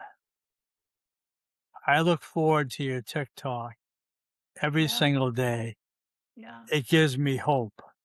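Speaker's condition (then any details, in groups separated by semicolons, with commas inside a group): ALS, C9 mutation; limb onset in fingers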